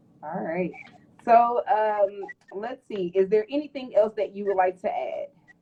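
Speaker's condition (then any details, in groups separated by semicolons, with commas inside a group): No condition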